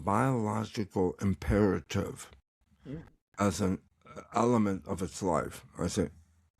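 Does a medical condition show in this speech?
Yes: tongue cancer; recovering, tongue exercises.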